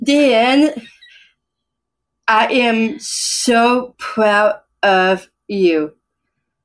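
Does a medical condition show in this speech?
Yes: Down syndrome; congenital, hypotonia at birth, diagnosed hours after birth, high marker on alpha fetoprotein test at 16 weeks; short ungrammatical phrases, asks mother what to say, mother Sandy prompts answer.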